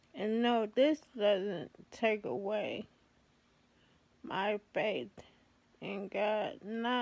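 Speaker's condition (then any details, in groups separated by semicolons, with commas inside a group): ALS; affects hands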